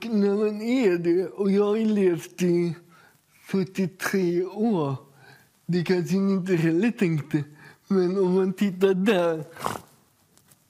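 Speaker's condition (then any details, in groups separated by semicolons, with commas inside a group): Cerebral palsy; uses assistive aids, has personal assistant; aged 43; speech atypical, jokes listeners might think it is Danish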